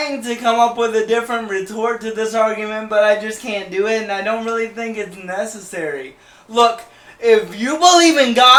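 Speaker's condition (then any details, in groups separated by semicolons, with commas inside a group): Cerebral palsy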